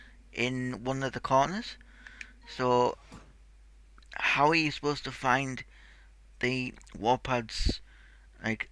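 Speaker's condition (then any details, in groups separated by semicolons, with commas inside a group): Cerebral palsy; tight muscles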